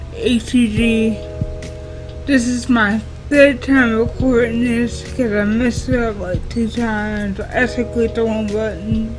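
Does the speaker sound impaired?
Yes: cerebral palsy; wheelchair user.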